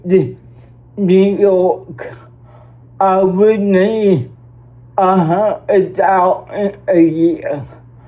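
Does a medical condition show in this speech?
Yes: cerebral palsy.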